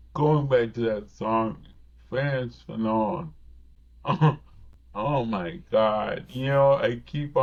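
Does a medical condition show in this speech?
Yes: cerebral palsy.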